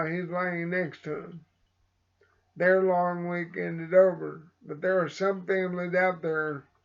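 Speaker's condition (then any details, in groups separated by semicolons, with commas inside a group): Cerebral palsy; slight speech impediment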